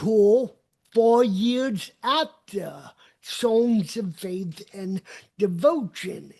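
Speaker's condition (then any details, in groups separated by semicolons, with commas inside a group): Cerebral palsy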